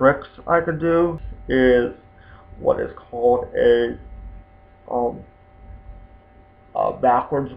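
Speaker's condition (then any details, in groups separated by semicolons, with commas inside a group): Spastic quadriplegic cerebral palsy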